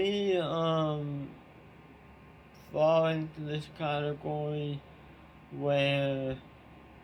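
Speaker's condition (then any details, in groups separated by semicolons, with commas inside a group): Tongue cancer surgery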